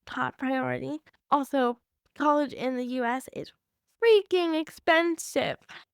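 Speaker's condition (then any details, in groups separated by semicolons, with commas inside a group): Cerebral palsy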